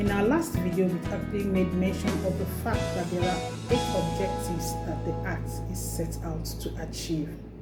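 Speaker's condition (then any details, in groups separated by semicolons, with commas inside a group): No condition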